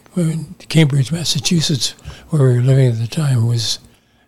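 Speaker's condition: Parkinson's disease; early loss of smell, weak shoulder, little tremor, slightly unstable on feet, subdued gestures and movements; about 15 years since diagnosis, on medication, regular exercise including boxing, cycling, weights, walking

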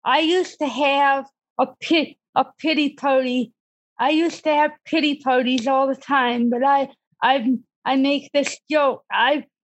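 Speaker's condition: Cerebral palsy; disability since childhood

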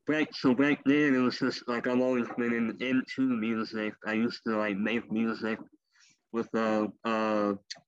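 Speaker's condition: Cleft lip and palate; congenital

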